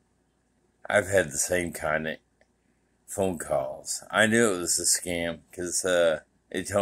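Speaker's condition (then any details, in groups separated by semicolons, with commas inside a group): Traumatic brain injury; sounds drunk when speaking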